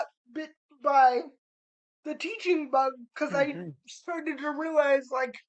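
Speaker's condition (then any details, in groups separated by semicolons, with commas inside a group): Cerebral palsy; spastic cerebral palsy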